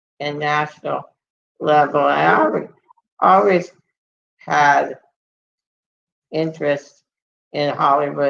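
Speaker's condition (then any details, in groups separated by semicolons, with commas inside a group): Muscular dystrophy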